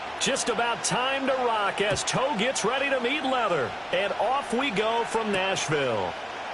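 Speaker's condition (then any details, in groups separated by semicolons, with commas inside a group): No condition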